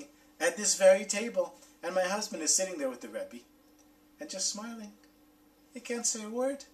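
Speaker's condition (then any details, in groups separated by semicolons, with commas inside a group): No condition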